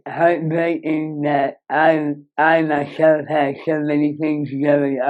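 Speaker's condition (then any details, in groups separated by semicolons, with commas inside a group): Moebius syndrome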